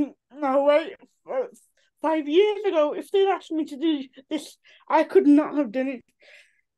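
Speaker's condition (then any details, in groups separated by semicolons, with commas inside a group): Cerebral palsy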